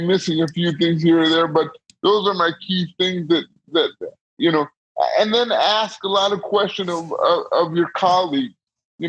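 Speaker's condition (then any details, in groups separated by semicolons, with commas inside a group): Cerebral palsy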